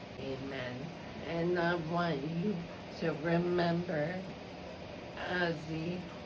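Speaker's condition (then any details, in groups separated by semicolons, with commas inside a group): ALS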